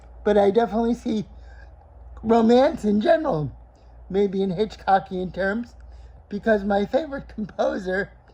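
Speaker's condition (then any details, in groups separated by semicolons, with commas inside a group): Cerebral palsy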